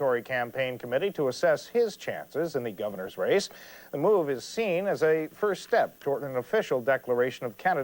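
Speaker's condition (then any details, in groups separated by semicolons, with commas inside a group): No condition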